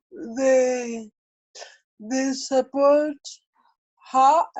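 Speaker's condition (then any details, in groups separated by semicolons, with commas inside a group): Cerebral palsy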